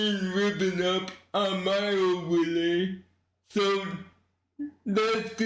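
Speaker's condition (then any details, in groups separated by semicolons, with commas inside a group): Cerebral palsy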